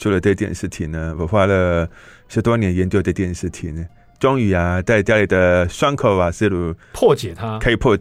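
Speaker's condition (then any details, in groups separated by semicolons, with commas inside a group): Hearing impairment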